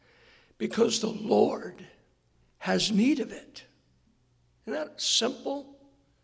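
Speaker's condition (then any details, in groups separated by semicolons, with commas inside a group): Hoarseness after vocal cord surgery; not smooth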